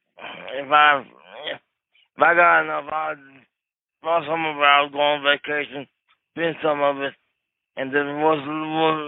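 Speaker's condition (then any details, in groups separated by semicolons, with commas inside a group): Cerebral palsy; wheelchair user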